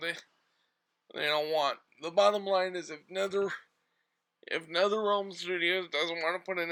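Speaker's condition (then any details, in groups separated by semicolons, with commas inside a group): Cerebral palsy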